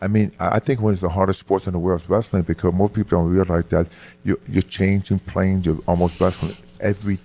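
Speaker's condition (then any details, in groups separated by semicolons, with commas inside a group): Hearing loss; severe childhood speech impediment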